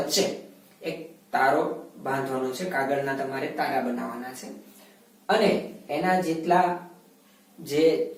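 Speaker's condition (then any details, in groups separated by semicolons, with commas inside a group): No condition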